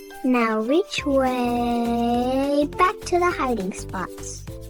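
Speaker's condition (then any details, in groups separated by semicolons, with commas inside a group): No condition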